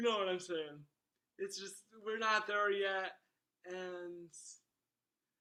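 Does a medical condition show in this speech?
Yes: cerebral palsy; wheelchair.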